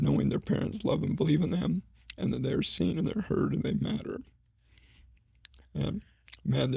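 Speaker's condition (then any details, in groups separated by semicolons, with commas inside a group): ALS; slowly progressing form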